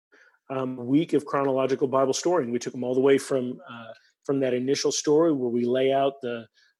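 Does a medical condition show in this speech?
No.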